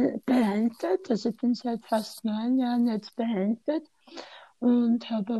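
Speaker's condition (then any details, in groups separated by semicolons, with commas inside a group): Tongue cancer surgery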